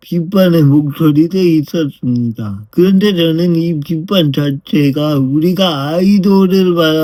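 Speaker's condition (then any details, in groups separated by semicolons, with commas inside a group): Brain lesion disability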